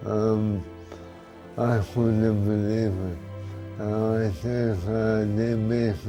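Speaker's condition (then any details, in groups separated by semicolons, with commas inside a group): Motor neurone disease; jaw and speech problems first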